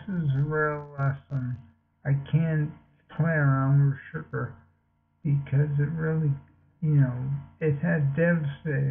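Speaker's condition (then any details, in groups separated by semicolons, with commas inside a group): Multiple sclerosis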